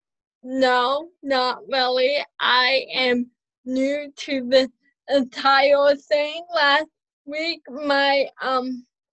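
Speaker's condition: Cerebral palsy; mild spastic quadriplegic

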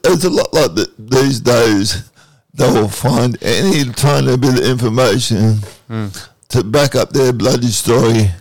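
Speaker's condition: Cerebral palsy

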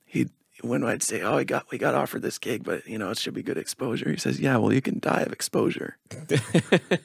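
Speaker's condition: Spasmodic dysphonia; onset age 18, worsened over years, linked to singing training, Botox every 6 weeks offered, energy healing; speaks in higher pinched tone to reliably get words out, lower voice inconsistent; lower voice less consistent, higher pitch more pinched but words get out

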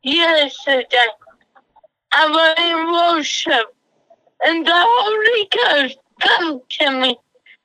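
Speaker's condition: Cerebral palsy; self-described as half-CP

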